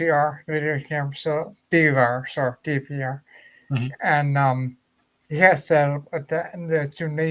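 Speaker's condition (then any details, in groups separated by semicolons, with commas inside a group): Ataxia; may slur speech, may sound drunk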